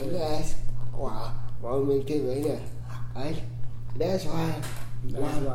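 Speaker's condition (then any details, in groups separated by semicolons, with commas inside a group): Cerebral palsy; congenital, present from birth; prevents flowing speech, says a few words then staggers, teacher Duke sings main rap vocals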